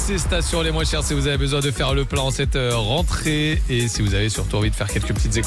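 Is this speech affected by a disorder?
No.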